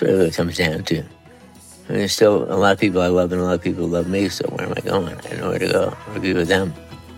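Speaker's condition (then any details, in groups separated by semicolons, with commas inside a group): Parkinson's disease; left hand tremor from the 90s, spinal surgery for benign spinal tumor, relearned walking; frequent falls, broken cheekbone from a fall, walking difficult; cement face, facial immobility, flat monotone voice even when excited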